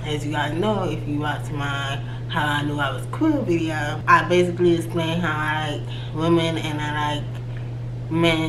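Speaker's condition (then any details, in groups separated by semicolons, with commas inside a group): Cerebral palsy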